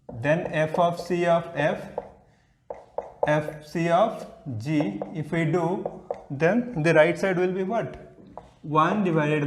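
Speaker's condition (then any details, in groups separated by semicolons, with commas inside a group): No condition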